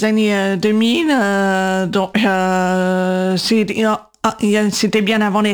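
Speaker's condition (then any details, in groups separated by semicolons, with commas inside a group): Congenital deafness, congenital, cytomegalovirus-related; severe at birth, diagnosed around 18 months, fell at 8 to profound; 20 years speech therapy for speaking and voice control, AI speech recognition poorly understands speech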